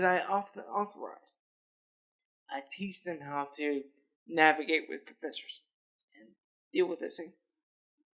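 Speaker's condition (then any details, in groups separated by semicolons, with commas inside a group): Cerebral palsy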